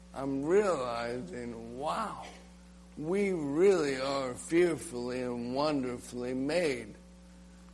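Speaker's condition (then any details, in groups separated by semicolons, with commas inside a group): ALS; diagnosed last summer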